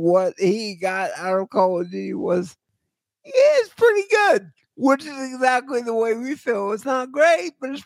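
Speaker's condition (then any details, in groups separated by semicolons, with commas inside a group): Cerebral palsy; voice always shot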